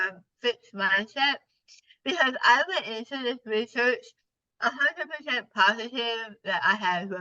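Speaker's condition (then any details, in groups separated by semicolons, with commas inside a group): Partial glossectomy for tongue cancer; over half of tongue removed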